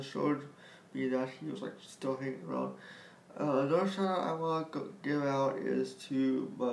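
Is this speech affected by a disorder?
Yes: spastic quadriplegic cerebral palsy.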